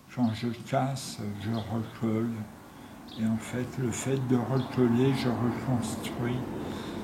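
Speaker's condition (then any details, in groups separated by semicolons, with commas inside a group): Tongue cancer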